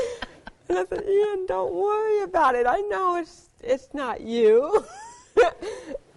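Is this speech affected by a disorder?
Yes: cerebral palsy.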